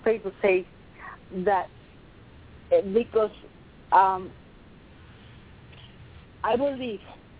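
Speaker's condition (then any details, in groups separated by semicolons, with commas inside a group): Cerebral palsy; from birth, affects movement, about 53 years since onset; quiet voice, limited loudness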